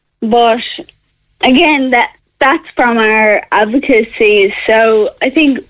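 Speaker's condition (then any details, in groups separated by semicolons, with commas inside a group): Friedreich's ataxia; progressive neuromuscular disease, nerve damage, muscle weakness, mobility loss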